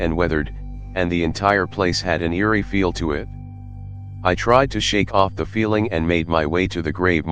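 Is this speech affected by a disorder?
No.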